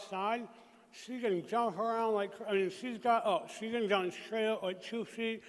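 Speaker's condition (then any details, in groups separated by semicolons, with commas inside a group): Traumatic brain injury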